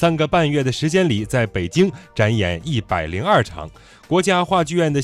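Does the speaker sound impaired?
No.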